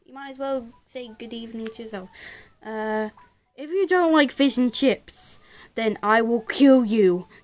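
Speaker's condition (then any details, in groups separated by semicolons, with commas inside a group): No condition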